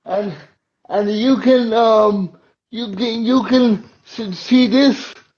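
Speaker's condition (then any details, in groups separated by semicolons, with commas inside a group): Cerebral palsy; uses wheelchair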